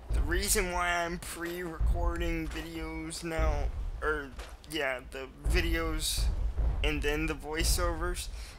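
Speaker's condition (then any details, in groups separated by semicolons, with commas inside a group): Cerebral palsy, mild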